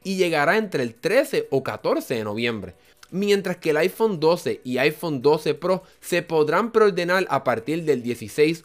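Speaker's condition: No condition

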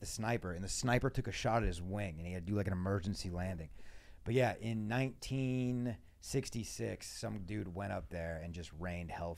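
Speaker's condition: No condition

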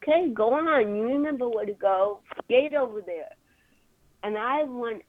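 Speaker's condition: Cerebral palsy; cerebral palsy from birth

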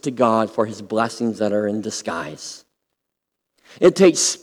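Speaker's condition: Cleft lip and palate; congenital

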